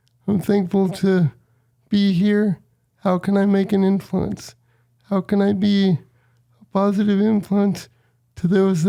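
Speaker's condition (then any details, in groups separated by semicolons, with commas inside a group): Cerebral palsy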